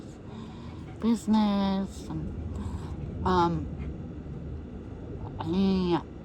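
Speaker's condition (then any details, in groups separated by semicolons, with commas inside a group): MND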